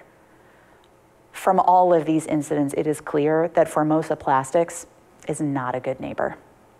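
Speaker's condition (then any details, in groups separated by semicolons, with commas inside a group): No condition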